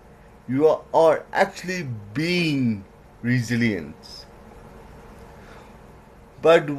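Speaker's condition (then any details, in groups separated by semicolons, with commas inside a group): Cerebral palsy; certain letters flat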